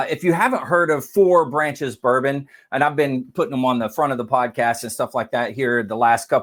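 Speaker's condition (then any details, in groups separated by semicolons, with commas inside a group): No condition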